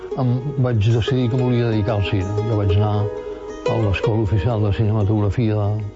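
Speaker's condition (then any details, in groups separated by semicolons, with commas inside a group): Parkinson's disease; Parkinson's disease for about 15 years, progressive, fatal at 79; mild Parkinson's, worsening over time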